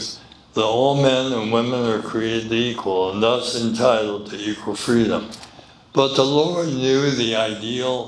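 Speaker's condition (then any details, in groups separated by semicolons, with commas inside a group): Medical condition affecting speech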